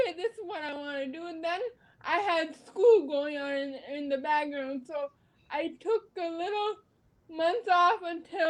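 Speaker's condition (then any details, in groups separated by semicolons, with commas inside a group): Cerebral palsy; spasticity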